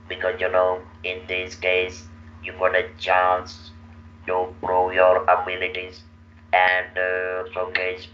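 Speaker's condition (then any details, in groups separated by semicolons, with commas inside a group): Laryngectomy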